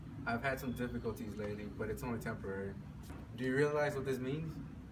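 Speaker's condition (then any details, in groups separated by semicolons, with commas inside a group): No condition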